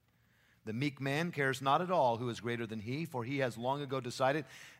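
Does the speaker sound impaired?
No.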